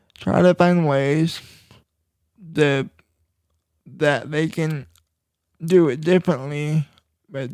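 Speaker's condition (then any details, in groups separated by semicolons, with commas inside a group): Cerebral palsy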